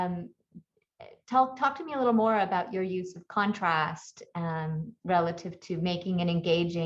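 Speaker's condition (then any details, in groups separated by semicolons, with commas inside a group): No condition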